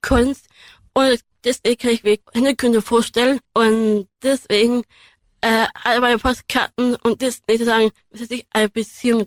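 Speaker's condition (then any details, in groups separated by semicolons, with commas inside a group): Down syndrome; trisomy 21, three copies of chromosome 21, genetic anomaly; 24 years old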